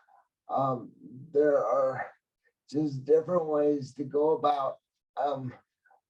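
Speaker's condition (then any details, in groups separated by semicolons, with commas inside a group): Cerebral palsy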